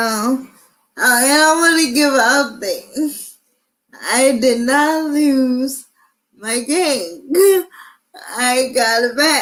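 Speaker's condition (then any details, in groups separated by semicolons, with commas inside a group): Cerebral palsy; from birth, difficult delivery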